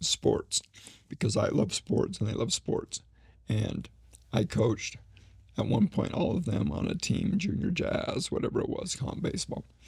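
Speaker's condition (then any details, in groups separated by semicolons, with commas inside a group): ALS; slowly progressing form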